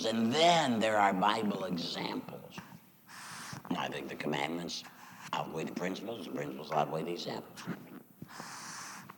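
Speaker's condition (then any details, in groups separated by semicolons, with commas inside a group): Laryngectomy; says used to serve God with voice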